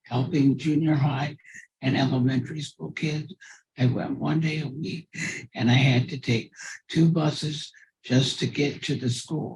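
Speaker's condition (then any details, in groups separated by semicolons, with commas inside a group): Cerebral palsy; from birth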